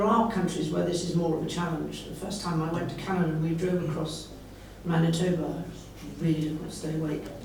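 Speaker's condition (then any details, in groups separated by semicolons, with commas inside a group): No condition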